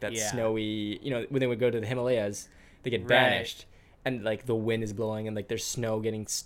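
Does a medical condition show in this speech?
No.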